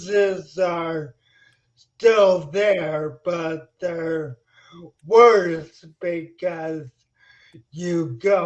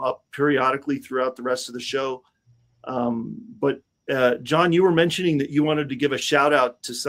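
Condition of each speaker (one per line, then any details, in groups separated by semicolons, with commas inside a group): Spinocerebellar ataxia; genetic, progressive, brain stem atrophy, coordination and balance; onset at 26, slow progression, hand jerks; slightly staccato speech
No condition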